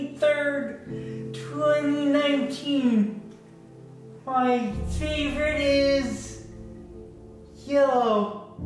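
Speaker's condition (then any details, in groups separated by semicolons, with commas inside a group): Traumatic brain injury; severe, car accident, initial coma, whole left side affected; about two years post injury, hyperbaric oxygen, physical therapy; speech and expression improving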